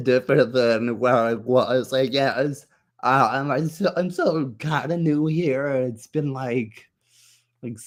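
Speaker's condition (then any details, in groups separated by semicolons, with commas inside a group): Muscular dystrophy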